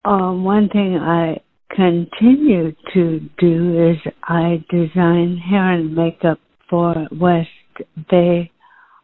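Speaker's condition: ALS, genetic; breathing changed while singing, could not sing, lost voice for teaching

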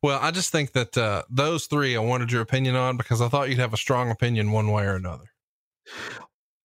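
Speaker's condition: No condition

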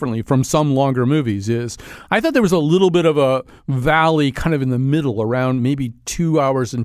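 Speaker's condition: No condition

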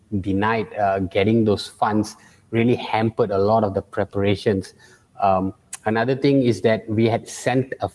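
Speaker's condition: No condition

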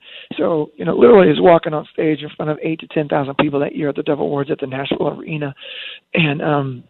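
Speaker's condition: Spasmodic dysphonia; voice failed after almost 20 years singing, singing voice lost, vocal cords normal, past prednisone shots; basically unchanged, not improved, maybe slightly worse; scratchy voice, muscle spasms break voice apart when speaking loudly or projecting, lost voice control

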